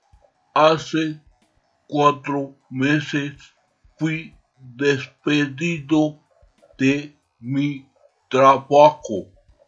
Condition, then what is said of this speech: Aphasia. Sé que lo que quiero decir, pero es difícil encontrar las palabras.